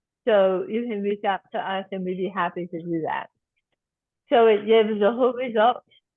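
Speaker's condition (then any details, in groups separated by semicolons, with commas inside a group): Tongue cancer surgery and reconstruction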